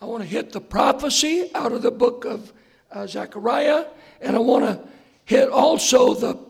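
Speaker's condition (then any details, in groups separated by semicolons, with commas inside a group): Hoarseness after vocal cord surgery; post-surgery check few days ago, surgeon says vocal cords look much better, straight lines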